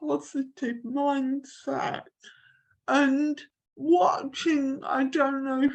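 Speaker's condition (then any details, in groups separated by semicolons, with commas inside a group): Cerebral palsy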